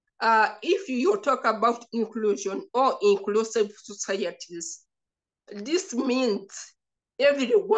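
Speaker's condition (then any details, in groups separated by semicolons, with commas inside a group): Cerebral palsy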